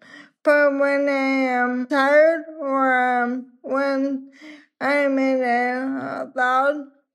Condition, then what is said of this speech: ALS (motor neuron disease). Others can still move their limbs, but have difficulty speaking or swallowing, as is the case here.